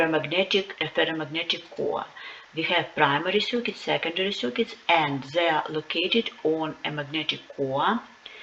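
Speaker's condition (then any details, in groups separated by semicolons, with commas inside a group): No condition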